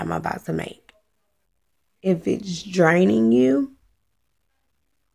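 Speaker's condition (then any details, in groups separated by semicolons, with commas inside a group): Cerebral palsy, spastic; now talking and breathing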